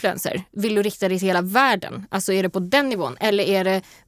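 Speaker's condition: No condition

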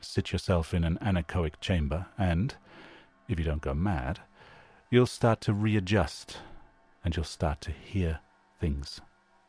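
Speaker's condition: No condition

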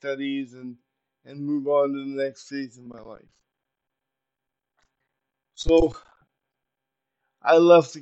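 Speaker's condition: Cerebral palsy; uses power wheelchair

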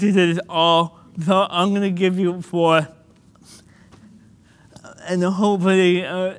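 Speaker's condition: Cerebral palsy; listeners may need to rewind

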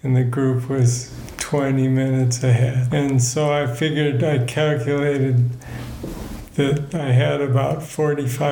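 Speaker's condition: Parkinson's disease; degenerative nervous system disorder, about 18 years since diagnosis

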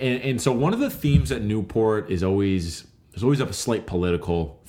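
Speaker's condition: No condition

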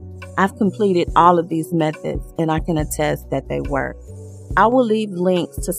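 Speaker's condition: No condition

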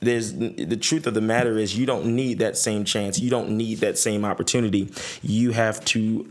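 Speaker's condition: No condition

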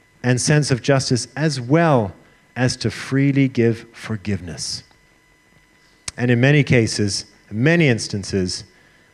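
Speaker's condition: No condition

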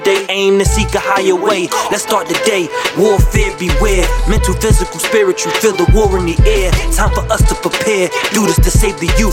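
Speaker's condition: No condition

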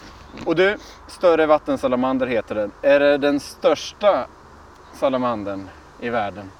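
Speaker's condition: No condition

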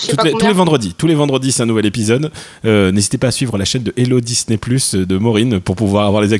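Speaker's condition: No condition

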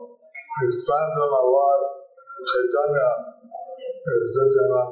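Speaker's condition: Stroke with facial paralysis; speech hard for some listeners to understand, another person repeats speech for listeners

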